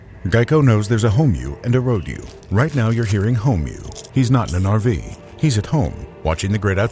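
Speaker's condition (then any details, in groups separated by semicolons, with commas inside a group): No condition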